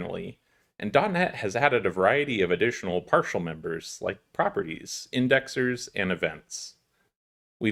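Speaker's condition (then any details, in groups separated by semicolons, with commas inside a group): No condition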